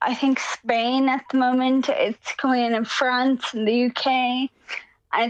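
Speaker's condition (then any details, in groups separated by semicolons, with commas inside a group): Friedreich's ataxia; only existing treatment sky clarys not yet available in Ireland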